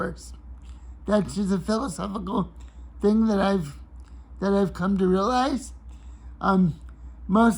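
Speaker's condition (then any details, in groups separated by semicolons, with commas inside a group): Cerebral palsy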